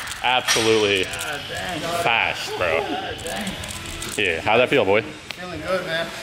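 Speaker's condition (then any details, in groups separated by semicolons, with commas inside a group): No condition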